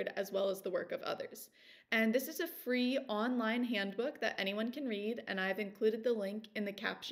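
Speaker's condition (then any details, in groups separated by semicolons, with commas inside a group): No condition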